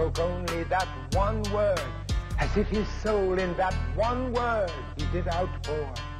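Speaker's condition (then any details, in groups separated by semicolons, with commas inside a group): No condition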